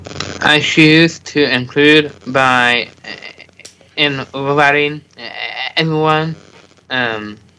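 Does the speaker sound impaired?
Yes: Down syndrome.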